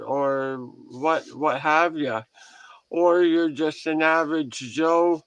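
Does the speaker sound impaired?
Yes: head and neck cancer surgery; 43% five-year survival odds then.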